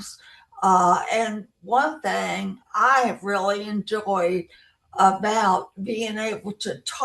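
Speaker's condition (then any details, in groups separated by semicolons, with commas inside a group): Brain injury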